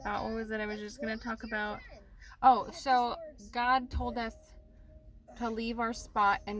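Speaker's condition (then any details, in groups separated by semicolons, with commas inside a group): No condition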